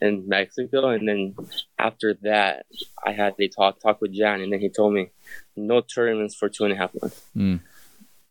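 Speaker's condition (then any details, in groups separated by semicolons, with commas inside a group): Stutter; stutter since childhood, always a problem growing up; repeated sounds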